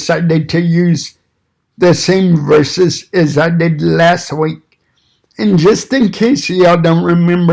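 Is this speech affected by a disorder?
Yes: cerebral palsy; fine motor impairment.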